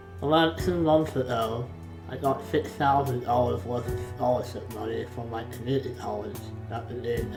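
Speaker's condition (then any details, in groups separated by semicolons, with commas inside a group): Facial palsy; congenital, Goldenhar syndrome, right face, cleft palate; many surgeries; lifelong speech impediment, cannot speak properly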